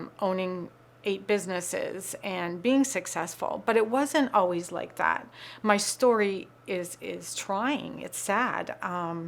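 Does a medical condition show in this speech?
No.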